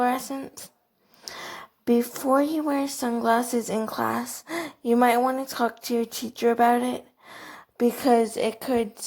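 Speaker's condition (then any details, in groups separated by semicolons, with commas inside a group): Cerebral palsy, athetoid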